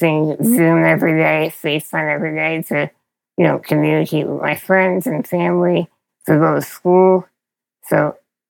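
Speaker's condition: Spinal muscular atrophy; progressive

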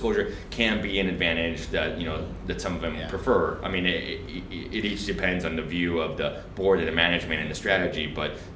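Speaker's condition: No condition

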